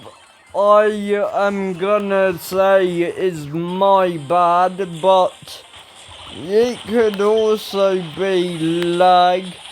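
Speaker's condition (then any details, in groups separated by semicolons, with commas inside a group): Ataxia; speech recently worse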